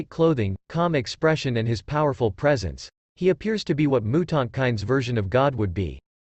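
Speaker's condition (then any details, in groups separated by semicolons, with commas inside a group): No condition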